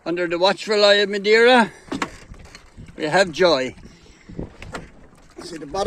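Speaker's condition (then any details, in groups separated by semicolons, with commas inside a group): No condition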